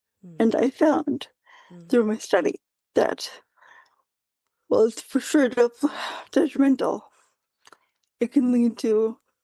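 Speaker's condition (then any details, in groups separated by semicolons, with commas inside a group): Quadriplegic cerebral palsy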